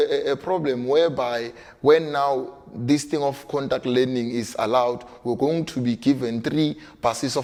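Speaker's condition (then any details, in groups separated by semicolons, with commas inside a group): No condition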